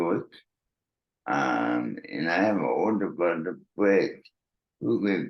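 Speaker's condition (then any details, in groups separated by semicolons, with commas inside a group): Cerebral palsy; therapy from early childhood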